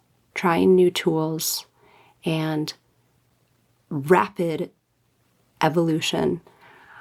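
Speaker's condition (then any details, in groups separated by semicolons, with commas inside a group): No condition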